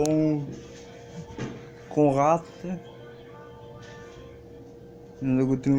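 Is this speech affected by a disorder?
Yes: cerebral palsy.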